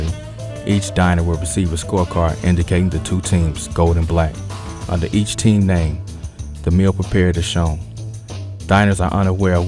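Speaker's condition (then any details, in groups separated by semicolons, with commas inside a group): No condition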